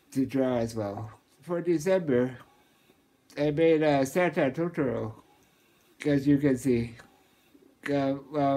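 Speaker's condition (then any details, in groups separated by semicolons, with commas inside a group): Muscular dystrophy, Duchenne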